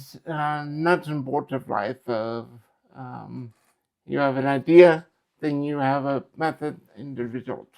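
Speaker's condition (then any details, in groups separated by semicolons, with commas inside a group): Cerebral palsy; affects speech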